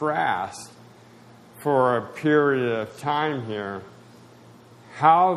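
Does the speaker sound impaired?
Yes: spasticity, mild.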